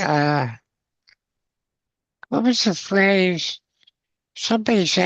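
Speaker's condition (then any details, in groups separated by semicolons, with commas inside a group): Spinal muscular atrophy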